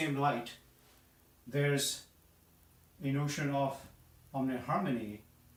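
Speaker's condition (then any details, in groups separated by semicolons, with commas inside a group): No condition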